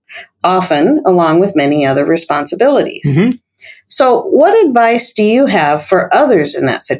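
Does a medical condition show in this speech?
No.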